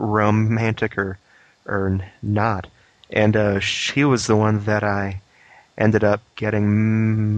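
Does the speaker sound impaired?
Yes: stuttering; long concealed before coming out about it, now openly acknowledged; here prolonged sounds.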